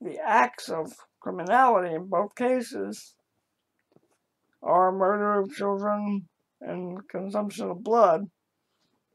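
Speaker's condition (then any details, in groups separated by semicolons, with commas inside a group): Cerebral palsy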